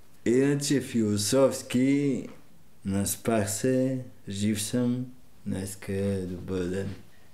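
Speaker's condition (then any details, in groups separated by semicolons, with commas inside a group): Cerebral palsy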